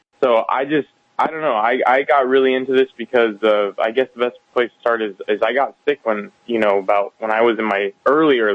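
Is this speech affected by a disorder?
No.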